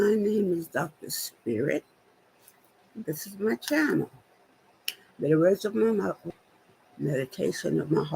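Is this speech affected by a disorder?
Yes: spinal neurosarcoidosis.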